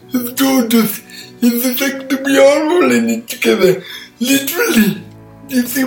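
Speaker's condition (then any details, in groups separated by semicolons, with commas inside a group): Cerebral palsy; all four limbs affected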